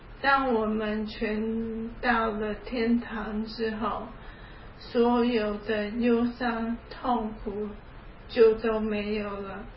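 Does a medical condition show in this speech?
Yes: ALS; onset about three years ago, hand muscle atrophy starting right hand, left hand over a year later; progressive loss of abilities, weak right fingers, cannot type or write, cannot pull zippers.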